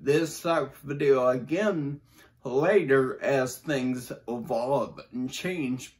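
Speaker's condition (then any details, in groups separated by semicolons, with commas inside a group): Brain injury; voice exercises twice daily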